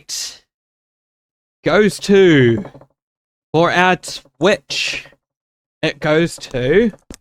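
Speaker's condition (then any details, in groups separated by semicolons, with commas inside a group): No condition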